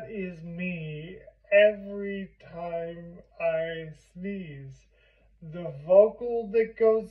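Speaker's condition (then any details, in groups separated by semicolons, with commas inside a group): Primary lateral sclerosis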